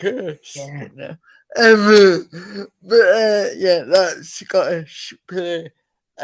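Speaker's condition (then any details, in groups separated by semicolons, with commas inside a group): Cerebral palsy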